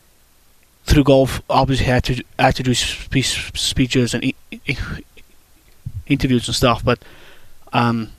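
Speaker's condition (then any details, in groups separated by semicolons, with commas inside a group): Stuttering; onset in childhood, persistent, not expected to go away, accepted around age 21-22; avoided speaking and phone calls while growing up, shy about way of speaking; repeated sounds, prolonged sounds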